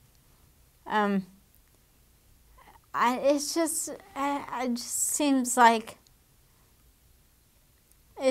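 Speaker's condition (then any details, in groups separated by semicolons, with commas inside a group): Damaged diaphragm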